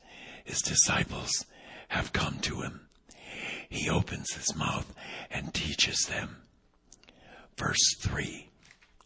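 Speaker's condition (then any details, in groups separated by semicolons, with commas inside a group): Vocal cord paralysis, unilateral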